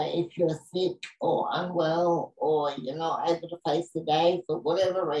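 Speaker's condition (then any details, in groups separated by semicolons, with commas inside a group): Cerebral palsy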